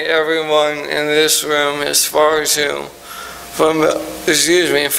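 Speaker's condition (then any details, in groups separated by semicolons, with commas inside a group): ALS; recently diagnosed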